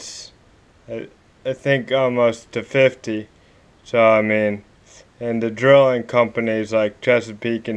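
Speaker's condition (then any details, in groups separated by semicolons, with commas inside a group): Cerebral palsy; spastic, affects walking and legs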